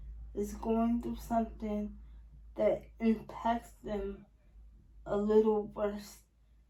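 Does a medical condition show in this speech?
Yes: spastic quadriplegic cerebral palsy.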